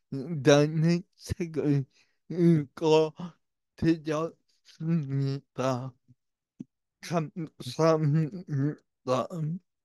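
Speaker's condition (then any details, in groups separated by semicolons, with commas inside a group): Brain lesion disability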